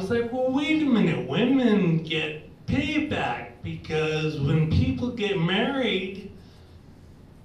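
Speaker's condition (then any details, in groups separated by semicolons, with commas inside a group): Ataxia; progressive, affects balance and speech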